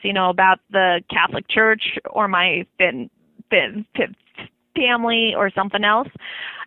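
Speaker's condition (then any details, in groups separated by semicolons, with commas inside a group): Stuttering; stutters openly, also on stage as a comic; stutters on own name most of the time; repeated sounds, prolonged sounds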